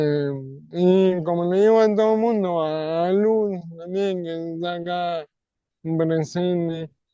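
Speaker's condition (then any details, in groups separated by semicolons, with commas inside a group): ALS; non-bulbar form; over 3 years since onset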